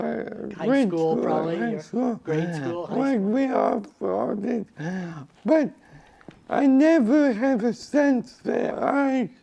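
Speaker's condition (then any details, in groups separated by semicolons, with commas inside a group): Cerebral palsy; from birth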